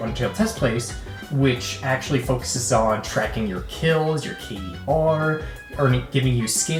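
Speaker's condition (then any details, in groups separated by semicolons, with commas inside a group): No condition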